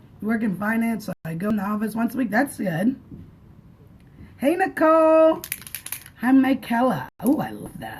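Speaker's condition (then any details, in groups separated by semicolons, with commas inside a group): No condition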